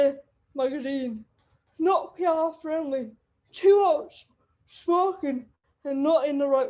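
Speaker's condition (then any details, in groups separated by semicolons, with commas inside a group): Cerebral palsy; wheelchair user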